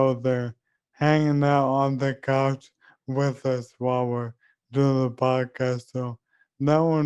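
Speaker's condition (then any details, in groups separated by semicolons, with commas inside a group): ALS; voice currently clear, considering voice banking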